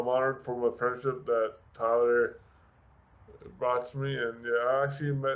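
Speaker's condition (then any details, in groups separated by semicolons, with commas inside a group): Severe brain injury; speech affected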